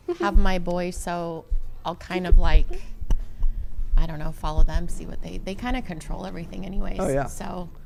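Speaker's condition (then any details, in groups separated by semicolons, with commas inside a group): No condition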